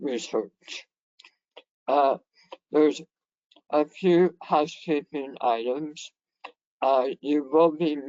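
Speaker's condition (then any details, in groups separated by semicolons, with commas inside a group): Head and neck cancer; severe dysphagia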